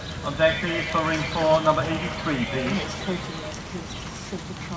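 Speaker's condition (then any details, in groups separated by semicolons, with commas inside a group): No condition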